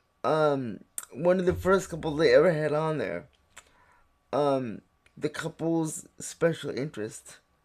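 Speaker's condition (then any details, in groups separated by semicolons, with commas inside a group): Cerebral palsy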